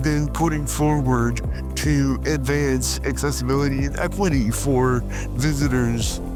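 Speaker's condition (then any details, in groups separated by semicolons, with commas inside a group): Cerebral palsy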